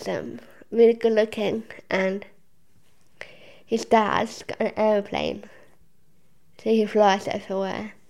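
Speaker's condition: Down syndrome; had operation for hole in the heart

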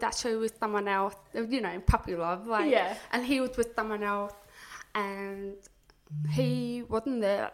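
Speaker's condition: Profound deafness; cochlear implant

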